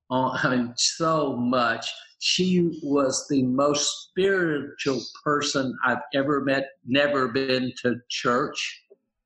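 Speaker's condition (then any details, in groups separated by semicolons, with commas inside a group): Aphasia, apraxia, dysarthria after stroke; one year three months post-stroke, practices speech four hours daily, helped by St. Petersburg aphasia center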